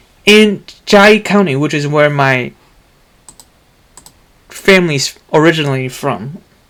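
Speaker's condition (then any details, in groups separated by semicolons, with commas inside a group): No condition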